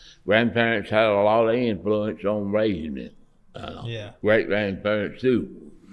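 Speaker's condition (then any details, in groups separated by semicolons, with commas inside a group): Parkinson's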